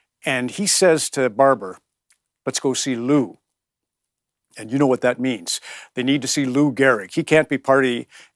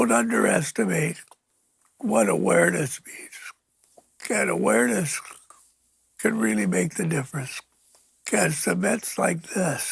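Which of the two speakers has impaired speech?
The second: ALS; onset with twitching, three years to confirm; about nine years since onset, six since diagnosis.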